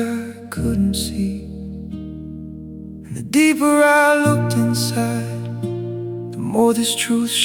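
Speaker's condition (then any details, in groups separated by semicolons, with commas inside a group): No condition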